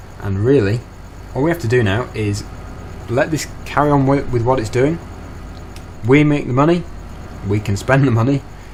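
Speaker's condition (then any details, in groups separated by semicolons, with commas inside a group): No condition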